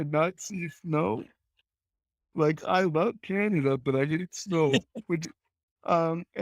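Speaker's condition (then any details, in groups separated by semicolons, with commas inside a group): Cerebral palsy; since birth; childhood prognosis of unclear or no speech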